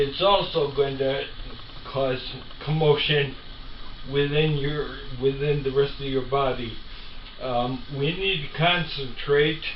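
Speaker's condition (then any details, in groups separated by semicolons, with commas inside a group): Ataxia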